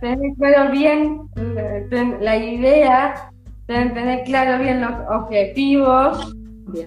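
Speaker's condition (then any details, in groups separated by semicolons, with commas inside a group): Down syndrome; from birth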